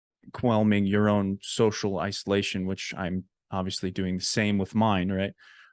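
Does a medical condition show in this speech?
No.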